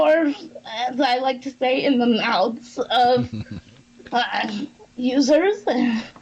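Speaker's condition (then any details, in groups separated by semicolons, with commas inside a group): Cerebral palsy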